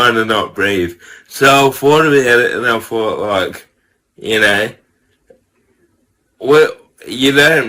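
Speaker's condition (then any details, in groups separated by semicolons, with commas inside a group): Cerebral palsy; from birth, tight muscles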